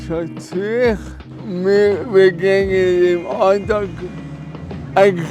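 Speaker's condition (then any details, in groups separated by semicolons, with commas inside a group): Cerebral palsy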